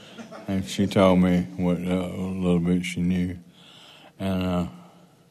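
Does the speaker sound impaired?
Yes: Parkinson's.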